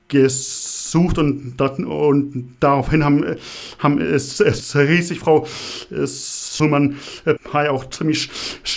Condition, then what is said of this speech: Stuttering. Und Sie haben jetzt auch schon gehört, wie stark ich stottere, wie stark stottert Ihr Sohn.